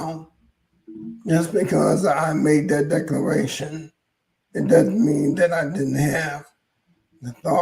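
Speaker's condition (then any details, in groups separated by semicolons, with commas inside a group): ALS; hoarse voice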